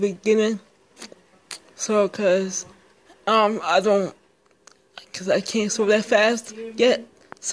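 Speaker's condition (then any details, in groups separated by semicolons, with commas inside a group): Speech impairment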